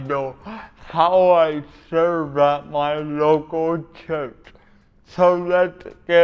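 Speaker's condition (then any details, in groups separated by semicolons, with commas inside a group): Cerebral palsy; uses adaptive equipment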